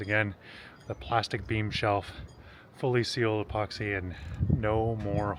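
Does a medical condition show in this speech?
No.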